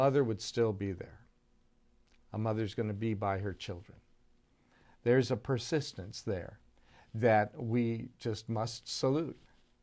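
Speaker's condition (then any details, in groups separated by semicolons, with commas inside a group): No condition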